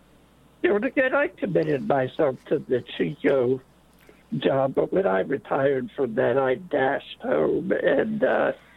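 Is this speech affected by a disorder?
Yes: late-onset Pompe disease; misdiagnosed as muscular dystrophy at 23 for 26 years.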